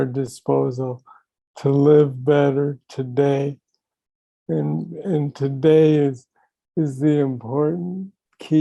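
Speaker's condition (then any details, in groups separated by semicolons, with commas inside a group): Young onset Parkinson's disease; voice and speaking difficulty biggest current problem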